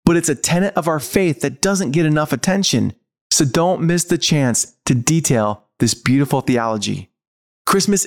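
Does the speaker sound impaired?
No.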